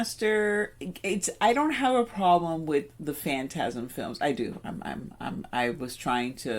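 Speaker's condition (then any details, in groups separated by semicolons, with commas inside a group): No condition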